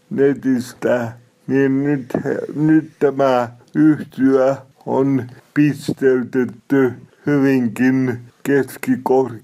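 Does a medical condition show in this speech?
Yes: cerebral palsy; speech.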